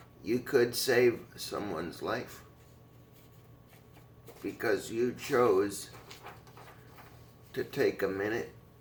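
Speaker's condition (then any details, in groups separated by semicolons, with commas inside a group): Cerebral palsy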